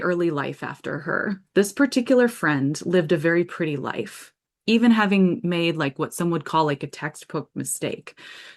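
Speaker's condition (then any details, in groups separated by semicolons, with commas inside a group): No condition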